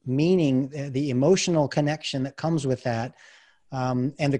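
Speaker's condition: No condition

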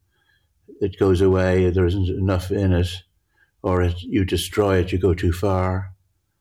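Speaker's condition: Parkinson's; altered visual perception

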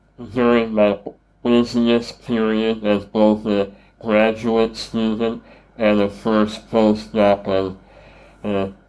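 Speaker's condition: Treacher Collins syndrome; tracheostomy

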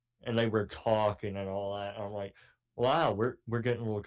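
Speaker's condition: Cleft palate; cleft palate since childhood

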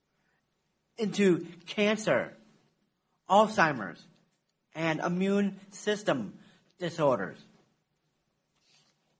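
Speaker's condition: Down syndrome; intellectual disability, processes information more slowly; recorded testimony to Congress, played as soundbite

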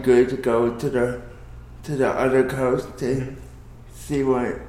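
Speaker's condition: Cerebral palsy

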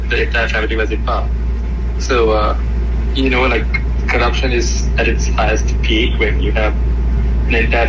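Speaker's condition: No condition

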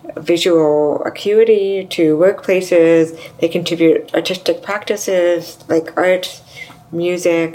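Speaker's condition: Deafness, severe to profound; implant worse ear 34

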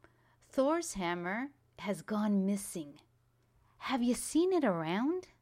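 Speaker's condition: No condition

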